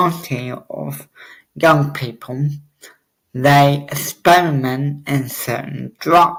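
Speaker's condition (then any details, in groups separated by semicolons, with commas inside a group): Cerebral palsy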